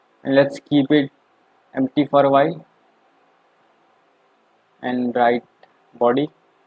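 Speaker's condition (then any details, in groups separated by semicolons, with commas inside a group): No condition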